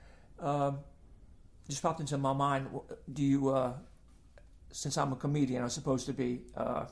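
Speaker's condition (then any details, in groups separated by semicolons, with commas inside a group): No condition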